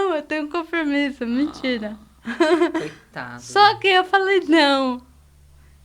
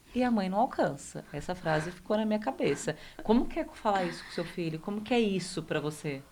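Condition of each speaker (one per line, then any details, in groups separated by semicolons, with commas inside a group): Cerebral palsy; from birth, oxygen deprivation at delivery, physical only
No condition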